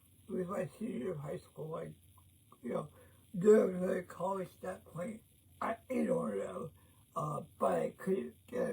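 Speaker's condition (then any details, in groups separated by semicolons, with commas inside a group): Cerebral palsy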